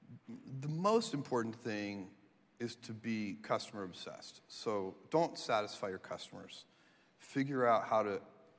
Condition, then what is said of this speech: None; typical speech.